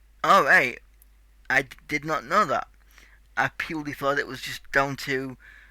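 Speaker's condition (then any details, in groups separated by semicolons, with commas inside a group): Cerebral palsy; tight muscles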